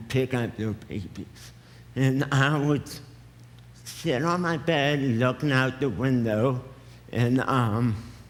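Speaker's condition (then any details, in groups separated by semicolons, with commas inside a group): Cerebral palsy; affects speech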